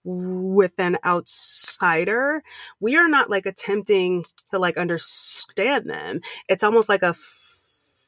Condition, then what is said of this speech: Stuttering. Like, these things that we're doing, like me, every time I get on stage, I'm not just concerned about stuttering.